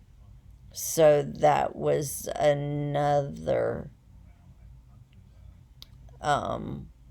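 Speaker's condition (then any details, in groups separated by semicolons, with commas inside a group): Essential tremor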